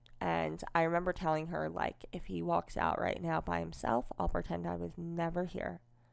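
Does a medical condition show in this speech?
Yes: cleft lip and palate, unilateral.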